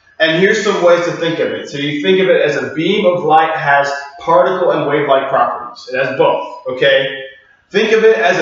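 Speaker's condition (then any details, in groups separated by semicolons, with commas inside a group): No condition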